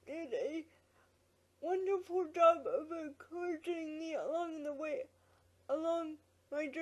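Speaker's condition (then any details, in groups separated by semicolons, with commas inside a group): Quadriplegic cerebral palsy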